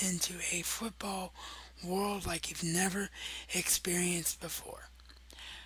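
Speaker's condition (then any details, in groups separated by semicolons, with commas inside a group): Cerebral palsy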